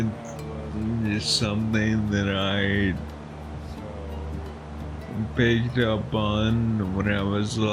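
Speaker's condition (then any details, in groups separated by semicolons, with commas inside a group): Friedreich's ataxia; swallowing and speaking affected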